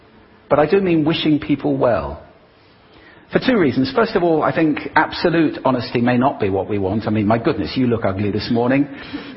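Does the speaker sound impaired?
No.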